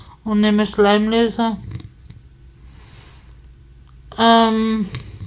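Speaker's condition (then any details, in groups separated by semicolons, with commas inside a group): Spasticity from birth; multiple sclerosis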